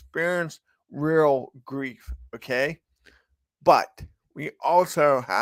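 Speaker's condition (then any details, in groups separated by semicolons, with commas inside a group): Cerebral palsy; from birth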